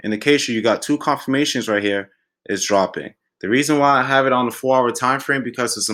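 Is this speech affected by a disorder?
No.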